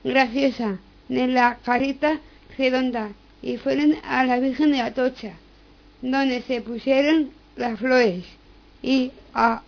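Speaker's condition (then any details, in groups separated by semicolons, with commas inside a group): Down syndrome; member of Fundación Síndrome de Down de Madrid; reads news item aloud on live radio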